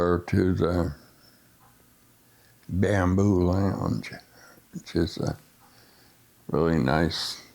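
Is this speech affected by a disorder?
Yes: essential tremor.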